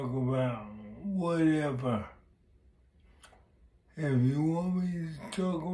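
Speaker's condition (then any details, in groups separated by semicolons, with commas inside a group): Multiple sclerosis; relearning walking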